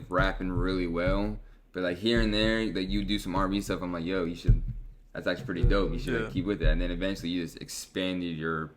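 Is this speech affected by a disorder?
No.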